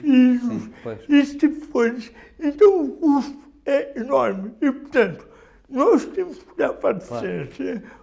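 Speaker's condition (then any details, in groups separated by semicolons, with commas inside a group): Cerebral palsy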